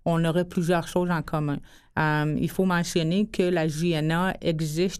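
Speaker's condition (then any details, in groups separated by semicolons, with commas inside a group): Hearing loss since birth, congenital; expresses herself very well, worked very hard for it, also speaks English well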